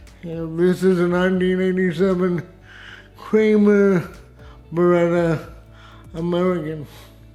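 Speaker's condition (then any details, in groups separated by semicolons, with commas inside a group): Cerebral palsy with dysarthria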